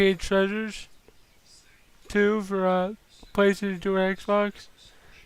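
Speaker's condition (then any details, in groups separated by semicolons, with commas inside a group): Cerebral palsy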